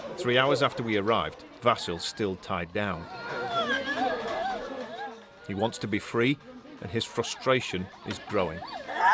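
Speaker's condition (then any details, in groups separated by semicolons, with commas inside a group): No condition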